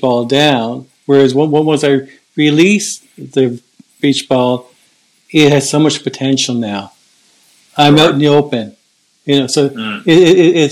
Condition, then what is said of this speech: Stuttering. However, with the help of the Fluency Plus program, I'm able to manage it within reason.